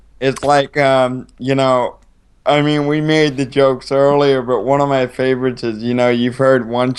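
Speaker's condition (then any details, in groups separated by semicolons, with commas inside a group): Cerebral palsy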